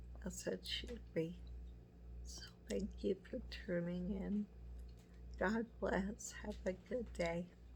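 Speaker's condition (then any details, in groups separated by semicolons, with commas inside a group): MS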